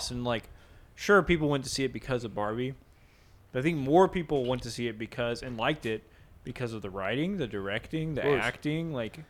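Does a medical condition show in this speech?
No.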